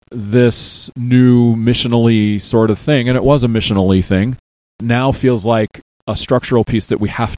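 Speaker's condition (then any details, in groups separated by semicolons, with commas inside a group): No condition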